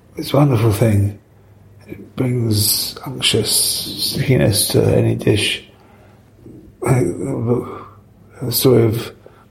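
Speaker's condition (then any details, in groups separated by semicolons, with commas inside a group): Parkinson's; affects speech, rare audio interview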